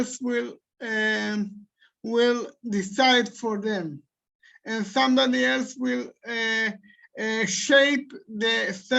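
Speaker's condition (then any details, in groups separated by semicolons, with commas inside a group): Cerebral palsy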